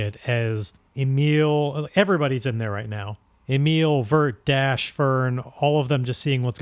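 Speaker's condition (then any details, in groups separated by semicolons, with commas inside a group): No condition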